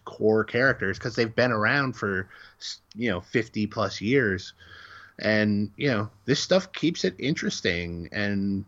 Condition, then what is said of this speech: No condition.